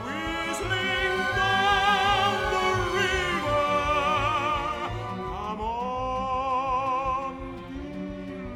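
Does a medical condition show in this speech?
No.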